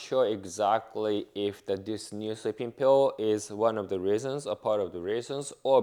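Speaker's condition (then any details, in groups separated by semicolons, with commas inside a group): No condition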